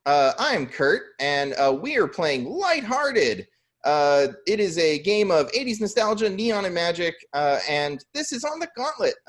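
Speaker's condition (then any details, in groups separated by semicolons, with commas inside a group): No condition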